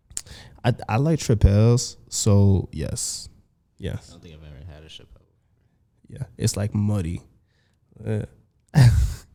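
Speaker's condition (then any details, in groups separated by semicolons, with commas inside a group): No condition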